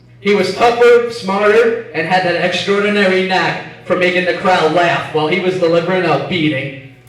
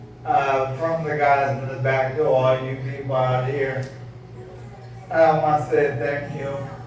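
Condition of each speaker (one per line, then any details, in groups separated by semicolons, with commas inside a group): No condition
ALS; voice sounds impaired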